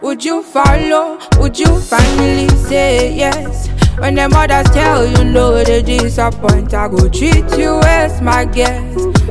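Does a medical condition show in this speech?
No.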